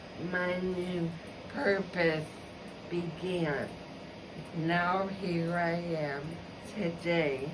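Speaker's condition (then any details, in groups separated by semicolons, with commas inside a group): ALS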